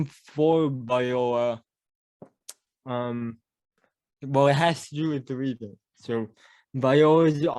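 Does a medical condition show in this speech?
Yes: cerebral palsy; caused by birth trauma, spinal damage; mild speech impediment.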